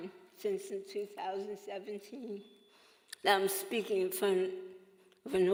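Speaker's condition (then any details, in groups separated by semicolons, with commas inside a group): Oral cancer survivor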